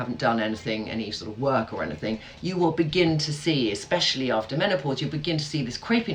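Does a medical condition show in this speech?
No.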